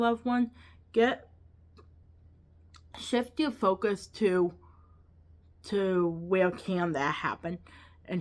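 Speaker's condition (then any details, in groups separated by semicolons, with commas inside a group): Cerebral palsy, quadriplegic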